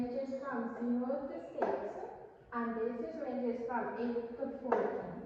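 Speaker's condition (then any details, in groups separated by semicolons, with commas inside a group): No condition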